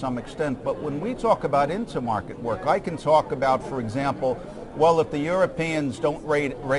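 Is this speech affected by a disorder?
No.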